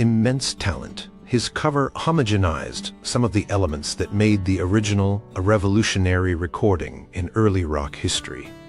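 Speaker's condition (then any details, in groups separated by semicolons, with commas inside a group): No condition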